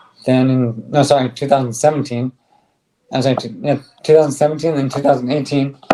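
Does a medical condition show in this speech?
Yes: ALS; on drug, stronger bite, speaks better.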